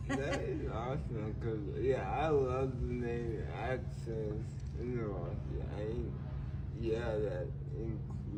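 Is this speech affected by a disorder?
Yes: cerebral palsy.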